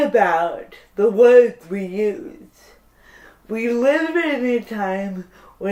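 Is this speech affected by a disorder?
Yes: cerebral palsy.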